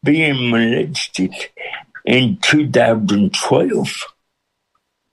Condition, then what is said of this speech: Cerebral palsy. The moment I took to the pulpit, John, you know, about 5 minutes later, John really got into what I was saying.